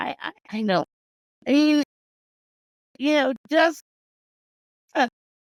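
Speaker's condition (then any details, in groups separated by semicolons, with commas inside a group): Cerebral palsy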